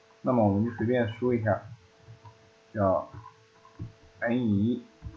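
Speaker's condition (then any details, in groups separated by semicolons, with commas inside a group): No condition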